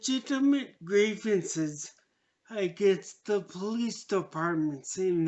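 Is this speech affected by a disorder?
Yes: traumatic brain injury.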